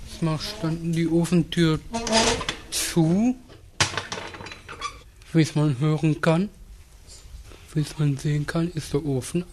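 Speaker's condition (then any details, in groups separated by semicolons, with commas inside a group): Down syndrome; trisomy 21, present from birth, physiotherapy from 5 weeks old, then motor therapy, later speech therapy; age 18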